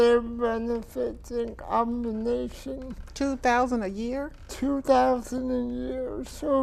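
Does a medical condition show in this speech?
Yes: cerebral palsy.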